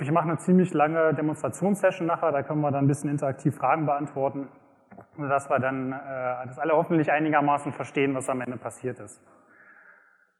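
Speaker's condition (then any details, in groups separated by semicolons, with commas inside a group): No condition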